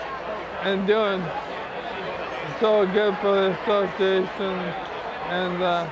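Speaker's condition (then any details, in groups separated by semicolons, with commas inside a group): ALS; onset left hand and arm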